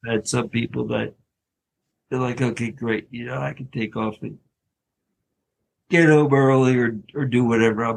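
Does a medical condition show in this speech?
Yes: ALS; diagnosed about five years ago, PEG tube recommended soon after diagnosis; fifth year since diagnosis, taking morphine and Advil, hospice.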